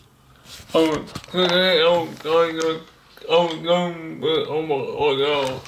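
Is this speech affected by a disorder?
Yes: cerebral palsy; speech disability.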